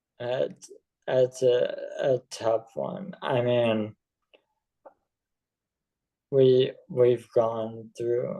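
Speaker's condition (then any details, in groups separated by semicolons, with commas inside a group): ALS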